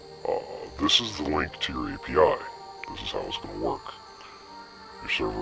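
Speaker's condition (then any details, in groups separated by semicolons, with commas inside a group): No condition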